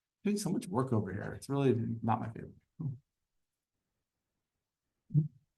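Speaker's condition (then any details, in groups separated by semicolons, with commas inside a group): No condition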